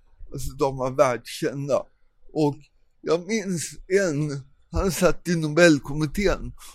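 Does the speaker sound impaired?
Yes: cerebral palsy; cramps, worse in cold, lives in Thailand because Sweden too cold.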